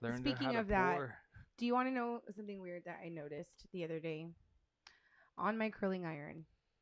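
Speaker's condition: No condition

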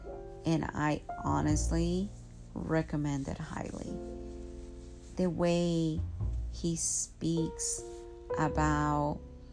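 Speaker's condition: No condition

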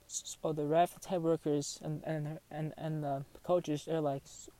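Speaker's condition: Stutter; chest dent from being pinned in wrestling, painful breathing afterward; stutter in freshman year, repeated team chant before leading it, said it wrong first time; repeated sounds, repeated words, prolonged sounds

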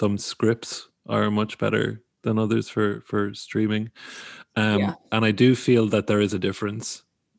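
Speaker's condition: No condition

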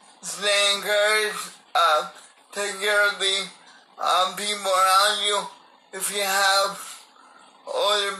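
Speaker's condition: Cerebral palsy; wheelchair user

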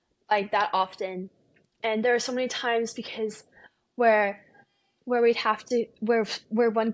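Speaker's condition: Stuttering; onset in fourth grade, two days after starting ADHD medication, very severe at onset; long-term school speech and stuttering therapy, attended Camp SAY, NSA community, openly stutters; talking very hard, little to no control over stuttering; repeated sounds, repeated words

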